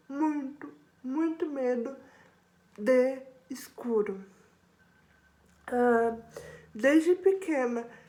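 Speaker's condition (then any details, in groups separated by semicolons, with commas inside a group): Cerebral palsy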